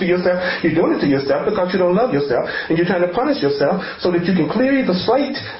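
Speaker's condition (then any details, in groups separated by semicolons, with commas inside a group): No condition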